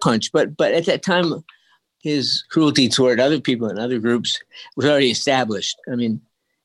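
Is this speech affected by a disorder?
Yes: early-onset Parkinson's disease; diagnosed at 29 by neurologist, first signs twitching pinky, sore shoulder, progressive, about 30 years; movements uncontrolled when over-medicated, spasticity, spinal cord tumor surgery, weakness in legs, limbs, trunk, core; can be halting, now fairly clear and robust, words come faster than can be spoken.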